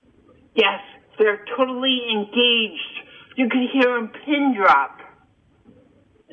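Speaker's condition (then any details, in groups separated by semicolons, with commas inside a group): Cerebral palsy and hearing loss; congenital cerebral palsy and hearing loss from birth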